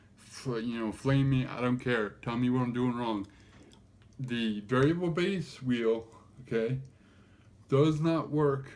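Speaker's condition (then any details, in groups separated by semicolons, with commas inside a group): Cerebral palsy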